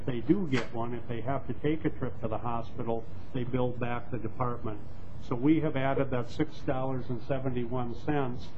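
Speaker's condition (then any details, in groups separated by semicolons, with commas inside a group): No condition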